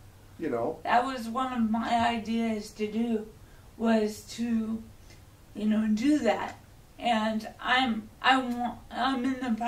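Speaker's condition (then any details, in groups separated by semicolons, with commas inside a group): Cerebral palsy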